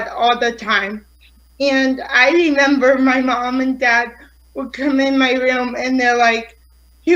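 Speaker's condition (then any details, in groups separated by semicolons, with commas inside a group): Cerebral palsy; affects fine motor skills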